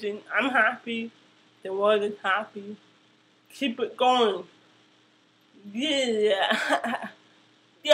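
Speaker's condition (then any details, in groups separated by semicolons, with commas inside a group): Cerebral palsy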